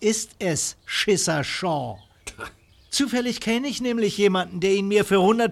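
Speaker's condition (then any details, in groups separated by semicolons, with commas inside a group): No condition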